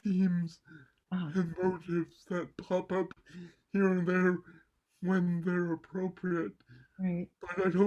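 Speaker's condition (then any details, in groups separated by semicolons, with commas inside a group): Cerebral palsy; mild left side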